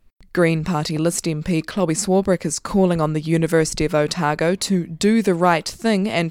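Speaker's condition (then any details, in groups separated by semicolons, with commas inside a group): No condition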